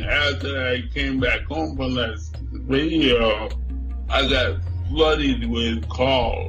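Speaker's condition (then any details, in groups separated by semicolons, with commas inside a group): Cerebral palsy; cerebral palsy from birth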